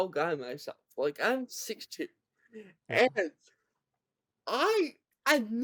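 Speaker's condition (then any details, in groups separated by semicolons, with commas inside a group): Cerebral palsy; present from birth, severe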